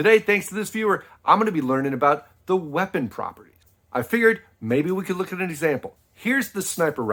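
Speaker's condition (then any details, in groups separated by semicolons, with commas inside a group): No condition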